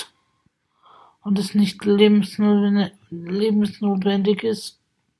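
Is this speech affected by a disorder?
Yes: spasticity from birth; multiple sclerosis.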